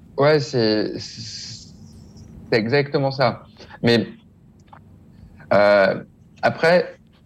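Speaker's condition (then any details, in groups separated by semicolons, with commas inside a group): Stuttering; stuttering of neurological origin, not due to stress or shyness, described by interviewer as fairly strong; still stutters, accepts it, sees no way to change it; describes stuttering generally as blocks, repetitions, sometimes associated movements, accentuated by certain factors; repeated words, prolonged sounds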